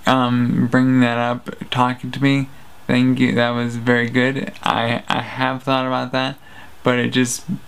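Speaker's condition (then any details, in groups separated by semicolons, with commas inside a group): Traumatic brain injury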